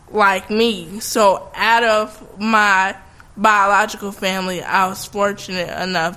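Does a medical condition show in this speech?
Yes: cerebral palsy.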